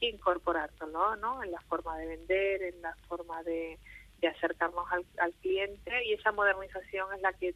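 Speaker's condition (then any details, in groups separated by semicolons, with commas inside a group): No condition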